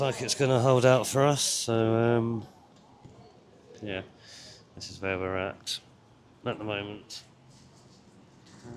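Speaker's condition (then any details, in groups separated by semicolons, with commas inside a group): No condition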